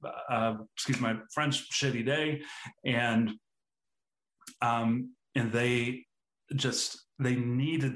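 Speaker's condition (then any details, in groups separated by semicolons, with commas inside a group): Stuttering; lifelong genetic stutter, onset early childhood, weekly speech therapy kindergarten to ninth grade, then dismissed; well controlled, hides stutter well, occasional very stuttery days, rarely stutters when performing magic; words sometimes don't come out as intended or when intended; repeated sounds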